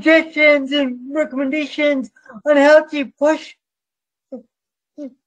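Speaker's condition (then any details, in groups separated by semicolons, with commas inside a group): Cerebral palsy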